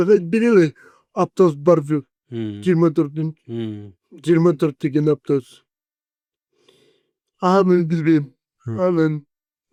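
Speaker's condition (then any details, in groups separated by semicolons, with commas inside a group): Cerebral palsy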